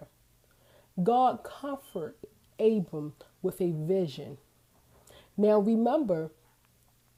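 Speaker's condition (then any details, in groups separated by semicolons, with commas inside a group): No condition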